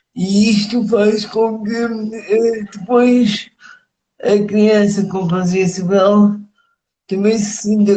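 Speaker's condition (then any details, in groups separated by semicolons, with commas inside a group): Cerebral palsy; speech affected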